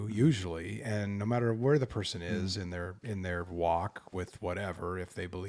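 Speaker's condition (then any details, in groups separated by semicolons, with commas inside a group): No condition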